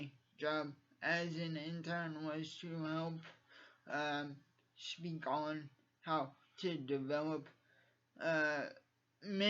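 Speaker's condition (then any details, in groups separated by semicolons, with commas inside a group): Cerebral palsy; from birth, uses wheelchair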